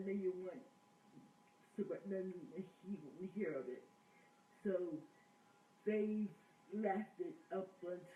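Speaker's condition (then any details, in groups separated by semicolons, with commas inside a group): Cerebral palsy; speech impediment sometimes noticeable, improved with speech therapy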